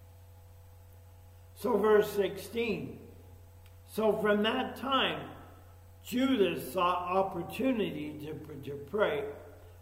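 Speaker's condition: ALS; talking sounds funny and goofy, frequent aspiration when eating

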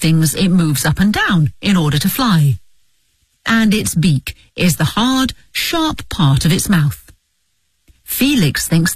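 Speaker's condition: No condition

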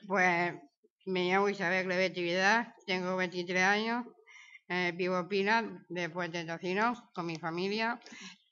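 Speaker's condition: Down syndrome

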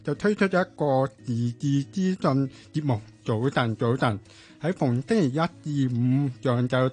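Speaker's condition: Hearing impairment

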